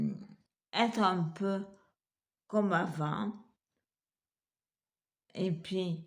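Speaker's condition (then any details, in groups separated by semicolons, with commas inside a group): Multiple sclerosis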